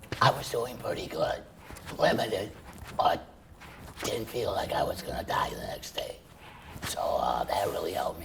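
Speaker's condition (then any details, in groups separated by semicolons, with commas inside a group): Laryngectomy for laryngeal cancer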